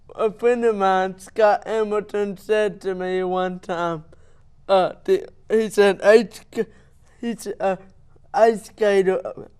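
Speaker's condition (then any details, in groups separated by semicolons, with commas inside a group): Cerebral palsy; caused by accident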